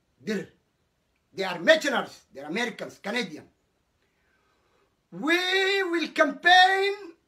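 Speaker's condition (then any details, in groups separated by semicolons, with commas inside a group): No condition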